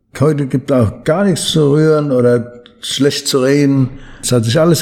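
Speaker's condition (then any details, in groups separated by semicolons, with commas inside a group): Parkinson's disease; limits daily routine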